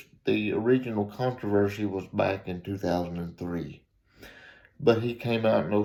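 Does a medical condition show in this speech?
Yes: cerebral palsy; reports speaking clearly.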